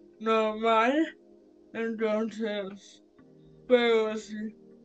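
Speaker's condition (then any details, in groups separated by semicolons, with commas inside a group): Severe brain injury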